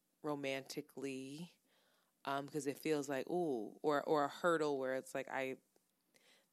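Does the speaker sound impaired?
No.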